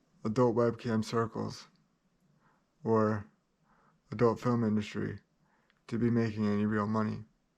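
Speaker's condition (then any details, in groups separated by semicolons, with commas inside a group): Cerebral palsy, spastic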